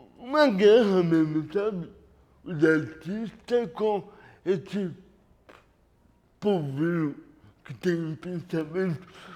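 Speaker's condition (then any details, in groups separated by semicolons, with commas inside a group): Cerebral palsy; lack of oxygen at birth, premature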